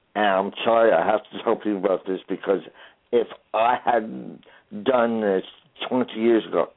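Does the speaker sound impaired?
Yes: traumatic brain injury; traumatic brain injury from being trapped in a fire; noticeable voice challenge, people ask about voice.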